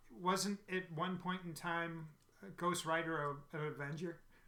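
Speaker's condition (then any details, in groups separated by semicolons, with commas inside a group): No condition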